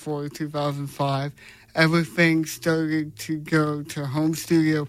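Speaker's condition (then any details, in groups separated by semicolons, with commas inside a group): Cerebral palsy; congenital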